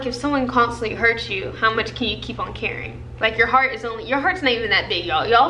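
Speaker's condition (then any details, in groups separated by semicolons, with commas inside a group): No condition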